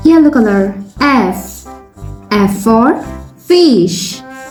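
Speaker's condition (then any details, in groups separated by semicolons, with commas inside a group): No condition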